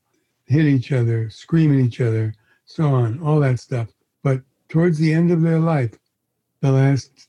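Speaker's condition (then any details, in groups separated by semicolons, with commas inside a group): Parkinson's disease; onset around 81st birthday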